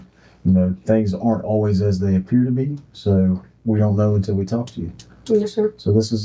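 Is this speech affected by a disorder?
No.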